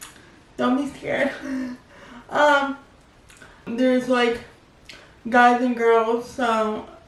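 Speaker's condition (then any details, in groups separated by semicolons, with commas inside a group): Cerebral palsy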